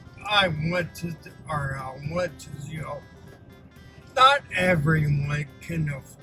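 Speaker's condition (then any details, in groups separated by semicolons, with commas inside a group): Ataxia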